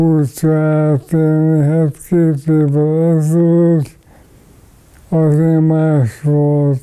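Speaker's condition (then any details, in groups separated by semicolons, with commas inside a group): ALS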